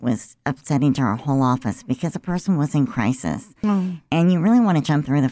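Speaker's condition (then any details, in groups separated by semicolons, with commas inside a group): Cleft lip and palate; present since birth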